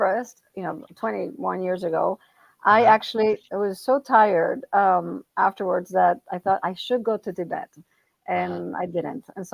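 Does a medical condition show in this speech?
No.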